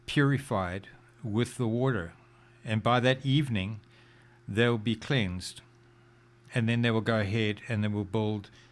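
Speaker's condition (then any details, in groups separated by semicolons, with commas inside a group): No condition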